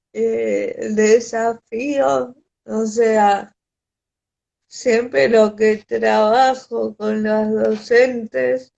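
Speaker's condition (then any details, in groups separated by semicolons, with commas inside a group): Cerebral palsy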